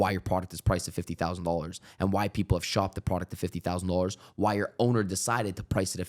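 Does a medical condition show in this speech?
No.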